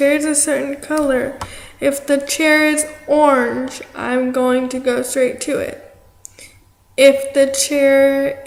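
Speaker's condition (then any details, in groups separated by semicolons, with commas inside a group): Cerebral palsy; affects arm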